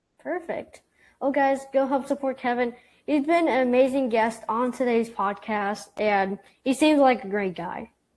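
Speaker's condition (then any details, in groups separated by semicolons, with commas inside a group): No condition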